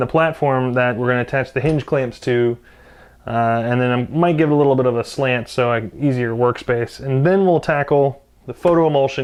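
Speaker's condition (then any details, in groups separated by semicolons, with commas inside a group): No condition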